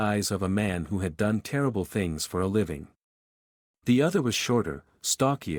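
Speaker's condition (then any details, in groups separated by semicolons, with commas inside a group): No condition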